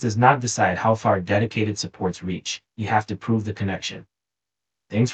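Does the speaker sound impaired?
No.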